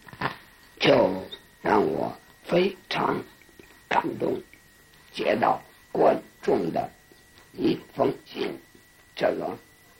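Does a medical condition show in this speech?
Yes: laryngectomy; total laryngectomy, permanent neck tracheostoma; speaks with esophageal speech, learned at training class for laryngectomy patients; esophageal speech from forced burping, learned with effort.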